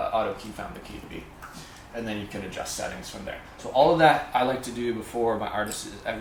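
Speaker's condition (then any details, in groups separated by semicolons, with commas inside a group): No condition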